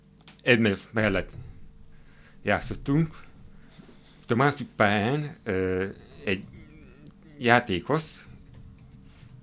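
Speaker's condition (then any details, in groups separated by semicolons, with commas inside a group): Hearing impairment; wears hearing aids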